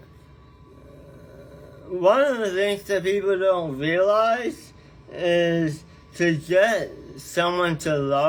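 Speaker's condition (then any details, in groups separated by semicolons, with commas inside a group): Tongue cancer surgery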